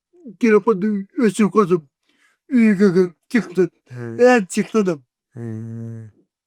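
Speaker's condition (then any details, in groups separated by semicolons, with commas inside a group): Cerebral palsy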